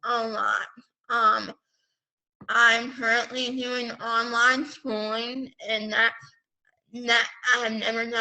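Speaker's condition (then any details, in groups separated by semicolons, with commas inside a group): Pompe disease; recessive metabolic disease, nerve cell damage throughout body; since six months old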